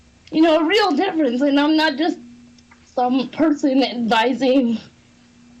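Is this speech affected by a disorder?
Yes: cerebral palsy.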